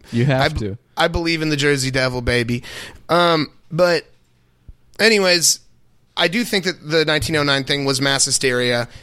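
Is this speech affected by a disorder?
No.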